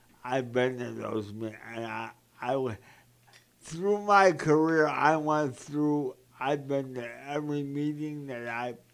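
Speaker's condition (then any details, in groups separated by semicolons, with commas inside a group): Cerebral palsy; present from birth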